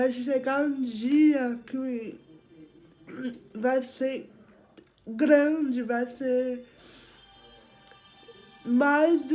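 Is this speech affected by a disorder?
Yes: cerebral palsy.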